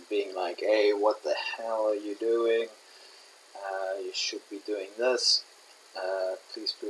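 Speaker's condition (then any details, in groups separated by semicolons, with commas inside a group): No condition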